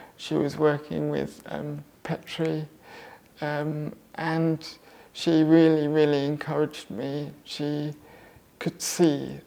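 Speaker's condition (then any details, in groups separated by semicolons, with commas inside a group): Cerebral palsy; left-sided muscle tension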